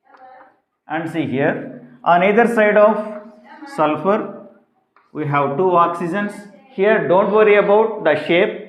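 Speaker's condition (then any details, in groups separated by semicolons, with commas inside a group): No condition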